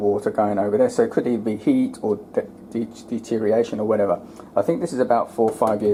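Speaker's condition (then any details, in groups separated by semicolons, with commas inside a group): No condition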